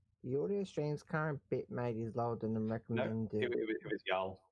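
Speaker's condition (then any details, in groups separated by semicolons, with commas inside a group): No condition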